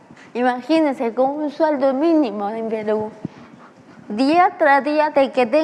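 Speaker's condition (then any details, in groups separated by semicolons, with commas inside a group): Cerebral palsy; began speaking at age six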